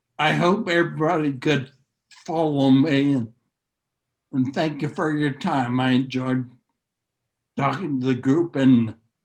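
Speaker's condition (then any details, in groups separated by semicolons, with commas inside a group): Neurological disease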